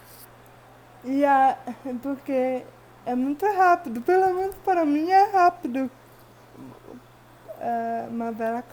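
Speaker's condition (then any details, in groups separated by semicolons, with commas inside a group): Cerebral palsy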